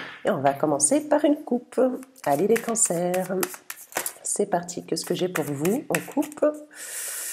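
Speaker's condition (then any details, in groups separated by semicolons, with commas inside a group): No condition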